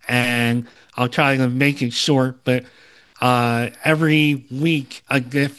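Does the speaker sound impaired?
Yes: cleft lip and palate; congenital cleft lip and palate, part of rare Opitz GBBB syndrome; earlier low confidence speaking and presenting, improved with podcast practice.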